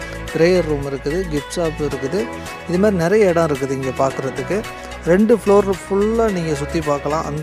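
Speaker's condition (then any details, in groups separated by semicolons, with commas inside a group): No condition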